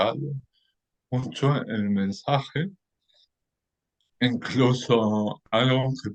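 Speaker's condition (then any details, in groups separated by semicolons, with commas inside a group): Cerebral palsy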